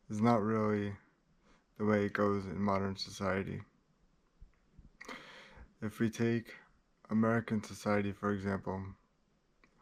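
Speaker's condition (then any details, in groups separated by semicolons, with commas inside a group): Cerebral palsy, spastic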